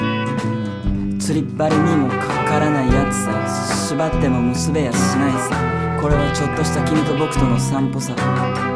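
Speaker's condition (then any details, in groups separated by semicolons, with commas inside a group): No condition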